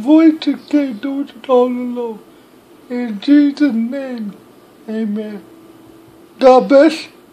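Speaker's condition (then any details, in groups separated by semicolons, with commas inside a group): Cerebral palsy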